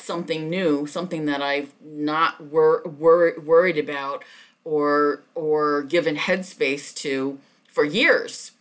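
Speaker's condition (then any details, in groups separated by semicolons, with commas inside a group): Stuttering; formerly covert, now mostly overt for years; stuttering more after six months of social isolation, on phone and Zoom video calls; more blocking than usual, mouth open with no sound during blocks; repeated sounds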